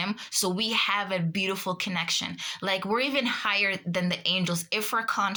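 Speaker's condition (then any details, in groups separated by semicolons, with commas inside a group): No condition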